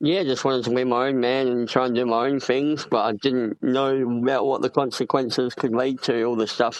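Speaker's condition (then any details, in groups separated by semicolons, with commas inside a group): Cleft palate; congenital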